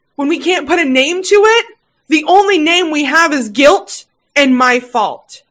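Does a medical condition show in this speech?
No.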